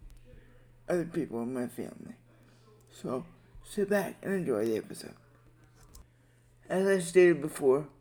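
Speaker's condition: Spastic quadriplegic cerebral palsy; breathes on own without any support, eats and feeds self

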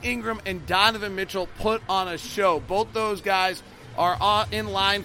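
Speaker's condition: No condition

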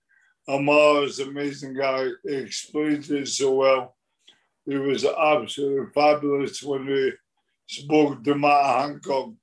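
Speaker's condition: Motor neurone disease; progressive

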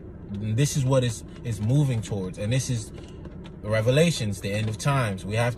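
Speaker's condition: No condition

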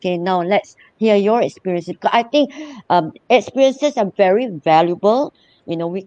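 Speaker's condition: Cleft lip and palate

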